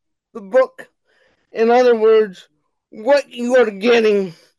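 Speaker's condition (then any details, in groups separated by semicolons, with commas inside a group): Cerebral palsy; wheelchair bound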